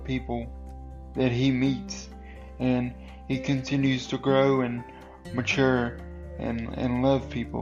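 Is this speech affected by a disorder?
Yes: cerebral palsy.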